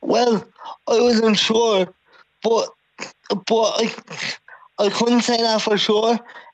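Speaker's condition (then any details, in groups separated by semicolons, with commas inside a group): Cerebral palsy; secondary scoliosis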